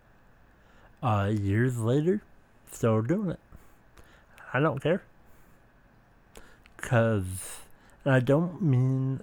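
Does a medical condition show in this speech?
Yes: speech impediment.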